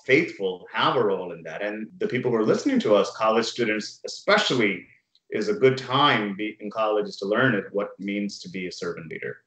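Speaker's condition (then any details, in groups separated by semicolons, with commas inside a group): No condition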